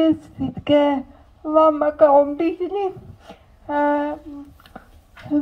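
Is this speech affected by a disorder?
Yes: cerebral palsy; impaired speech, speech largely retained.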